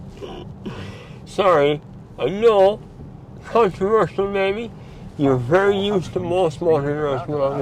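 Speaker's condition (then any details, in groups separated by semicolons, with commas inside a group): Mouth cancer surgery; diagnosed about a year ago; speech changed by surgery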